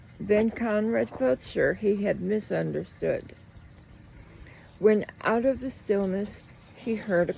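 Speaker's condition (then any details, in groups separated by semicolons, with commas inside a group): Cerebral palsy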